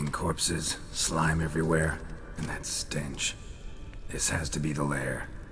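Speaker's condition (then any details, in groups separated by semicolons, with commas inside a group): No condition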